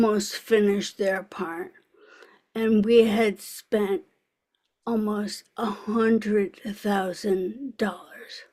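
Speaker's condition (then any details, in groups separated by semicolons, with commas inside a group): ALS; speech audibly affected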